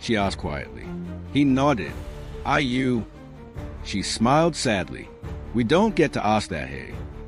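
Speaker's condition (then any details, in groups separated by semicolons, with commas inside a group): No condition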